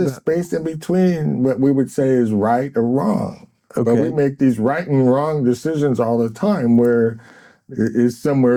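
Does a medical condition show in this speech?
No.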